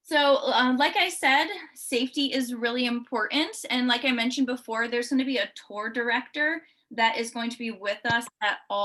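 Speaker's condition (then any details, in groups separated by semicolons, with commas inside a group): No condition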